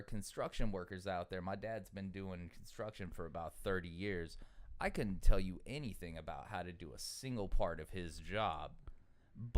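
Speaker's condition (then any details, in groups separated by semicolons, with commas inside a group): No condition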